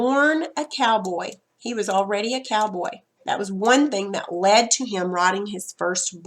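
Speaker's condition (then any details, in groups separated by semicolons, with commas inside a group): No condition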